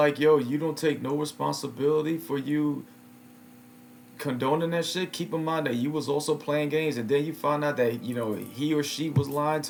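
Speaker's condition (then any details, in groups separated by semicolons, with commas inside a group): No condition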